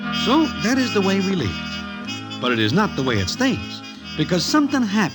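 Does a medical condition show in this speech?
No.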